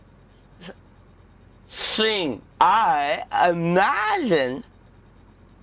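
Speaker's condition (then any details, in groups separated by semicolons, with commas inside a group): Cerebral palsy (acted)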